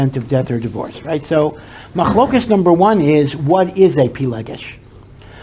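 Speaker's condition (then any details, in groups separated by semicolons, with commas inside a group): No condition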